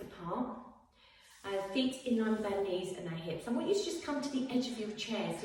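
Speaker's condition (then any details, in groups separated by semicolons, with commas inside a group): No condition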